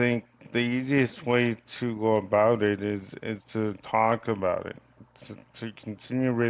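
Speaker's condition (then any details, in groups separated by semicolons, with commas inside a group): Cerebral palsy; from birth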